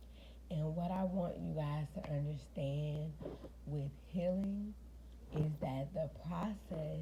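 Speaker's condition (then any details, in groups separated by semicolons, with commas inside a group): Cerebral palsy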